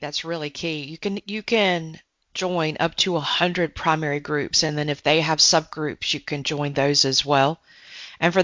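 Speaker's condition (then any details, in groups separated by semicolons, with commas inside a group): No condition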